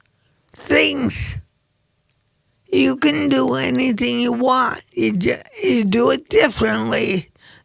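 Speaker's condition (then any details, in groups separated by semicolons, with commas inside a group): Cerebral palsy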